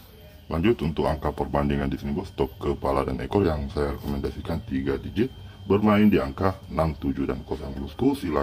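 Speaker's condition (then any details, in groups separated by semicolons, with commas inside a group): No condition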